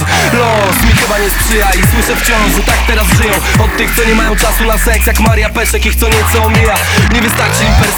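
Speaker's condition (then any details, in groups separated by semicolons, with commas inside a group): No condition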